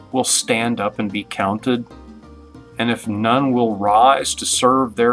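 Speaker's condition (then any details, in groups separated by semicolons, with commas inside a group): No condition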